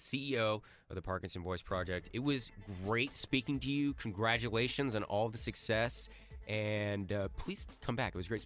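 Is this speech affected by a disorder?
No.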